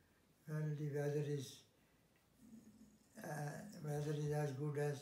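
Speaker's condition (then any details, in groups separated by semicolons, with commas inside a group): Parkinson's; 1 week after high dose thiamine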